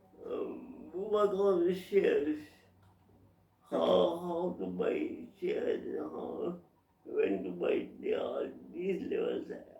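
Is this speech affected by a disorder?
Yes: cerebral palsy.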